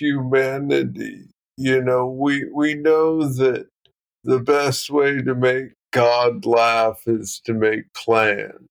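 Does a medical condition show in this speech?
Yes: Parkinson's disease, young onset; diagnosed at 35, deep brain stimulation implant, non-rechargeable battery; DBS battery replaced one week earlier, felt better quickly after.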